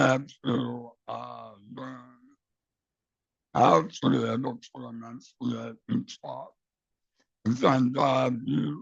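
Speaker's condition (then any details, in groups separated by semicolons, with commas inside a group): Base of tongue cancer; radical glossectomy with back muscle flap, no tongue; about 32 years since diagnosis, stage three tumor; relearned speaking and swallowing with speech therapy, blended food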